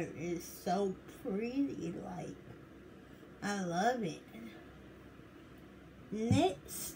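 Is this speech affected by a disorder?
Yes: cerebral palsy.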